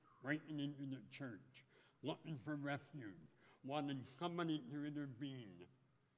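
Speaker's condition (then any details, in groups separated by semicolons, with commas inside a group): Speech impediment; 17 surgeries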